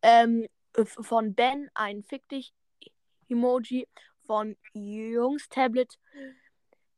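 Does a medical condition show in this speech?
Yes: stuttering; stuttering since at least second grade, teased as dumb for stuttering; ongoing at age 11; stuttering noticeable to podcast listeners; here prolonged sounds, blocks.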